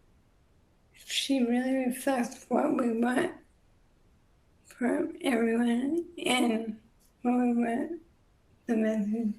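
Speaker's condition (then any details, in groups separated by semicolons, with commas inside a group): Multiple system atrophy; first diagnosed Parkinson's; Parkinson's over 10 years, MSA about a year, speech therapy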